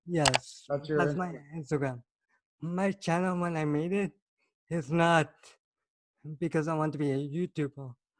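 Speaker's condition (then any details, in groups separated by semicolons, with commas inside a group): Cerebral palsy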